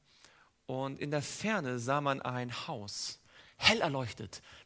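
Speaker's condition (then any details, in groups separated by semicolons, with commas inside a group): No condition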